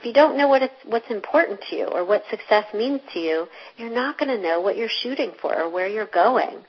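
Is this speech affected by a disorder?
No.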